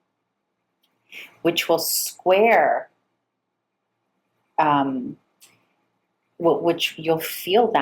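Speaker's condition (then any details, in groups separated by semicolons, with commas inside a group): No condition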